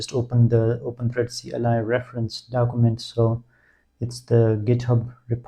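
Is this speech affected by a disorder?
No.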